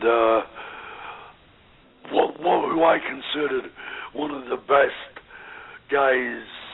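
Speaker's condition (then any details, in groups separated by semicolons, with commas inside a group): Voice box damage after neck operation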